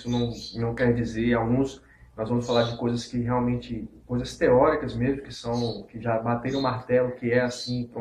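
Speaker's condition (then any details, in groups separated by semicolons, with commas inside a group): No condition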